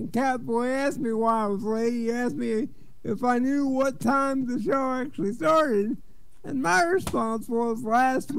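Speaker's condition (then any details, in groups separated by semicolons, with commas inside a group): Cerebral palsy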